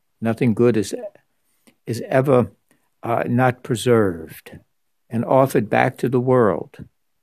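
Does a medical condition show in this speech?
No.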